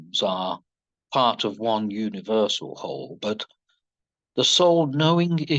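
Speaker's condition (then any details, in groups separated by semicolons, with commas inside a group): No condition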